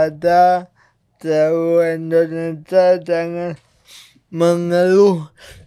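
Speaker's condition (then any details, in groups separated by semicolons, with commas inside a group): Cerebral palsy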